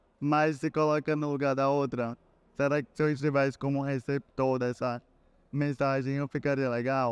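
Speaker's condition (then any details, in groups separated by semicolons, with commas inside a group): Cerebral palsy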